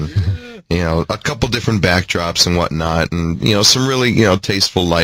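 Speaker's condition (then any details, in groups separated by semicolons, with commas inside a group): No condition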